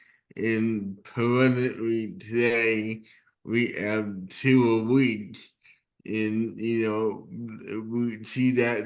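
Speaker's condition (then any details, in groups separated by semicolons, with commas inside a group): Cerebral palsy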